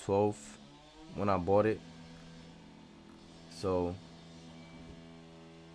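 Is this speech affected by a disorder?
No.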